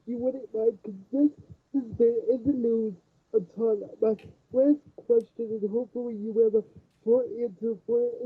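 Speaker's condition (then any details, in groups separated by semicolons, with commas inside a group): Cerebral palsy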